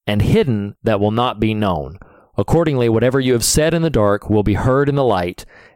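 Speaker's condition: No condition

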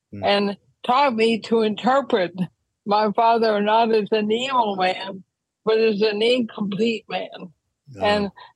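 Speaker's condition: ALS; symptoms about nine years before diagnosis, wheelchair use when traveling; diagnosed last fall, changing and expanding needs for multi-specialist medical care

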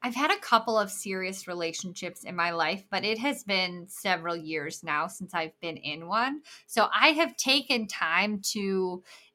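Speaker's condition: Bilateral cleft lip and palate

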